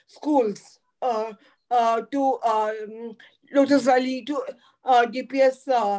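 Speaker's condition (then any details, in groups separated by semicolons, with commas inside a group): Cerebral palsy; present from birth, delayed milestones, floppy limbs; could not talk in early childhood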